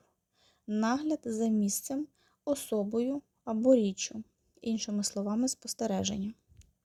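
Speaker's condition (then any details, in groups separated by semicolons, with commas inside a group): No condition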